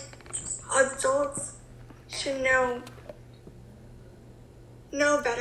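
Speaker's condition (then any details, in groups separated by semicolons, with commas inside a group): Cerebral palsy; can speak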